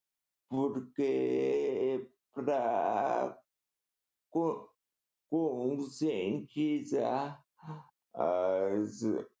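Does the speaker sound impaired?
Yes: cerebral palsy; uneventful pregnancy.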